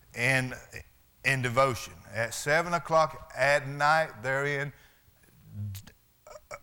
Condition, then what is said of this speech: Stuttering. And you can, you can tell already, he didn't call me because I'm some kind of a great orator.